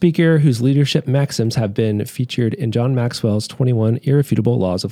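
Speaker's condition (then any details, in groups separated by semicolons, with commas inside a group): No condition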